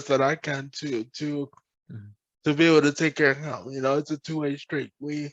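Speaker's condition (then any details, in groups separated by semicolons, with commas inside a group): Cerebral palsy; present from birth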